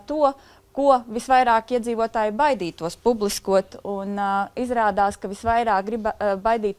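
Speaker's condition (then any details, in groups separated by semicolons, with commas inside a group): No condition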